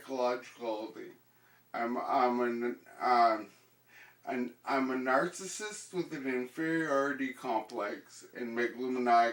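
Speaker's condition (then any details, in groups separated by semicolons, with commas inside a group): Ataxia; progressive degenerative, affects walking; slow speech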